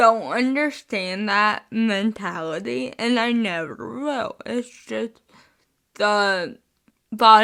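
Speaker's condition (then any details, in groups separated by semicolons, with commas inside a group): Spastic cerebral palsy, mixed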